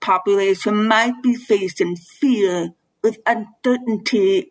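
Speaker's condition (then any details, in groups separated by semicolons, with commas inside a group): Bilateral severe to profound hearing loss; interview uses interpretation services from Karen Todd through Vancro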